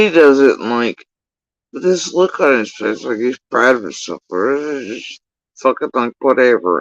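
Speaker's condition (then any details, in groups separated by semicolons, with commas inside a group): Facial paralysis after surgery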